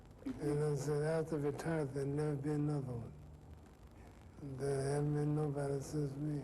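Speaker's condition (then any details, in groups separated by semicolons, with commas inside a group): Parkinson's syndrome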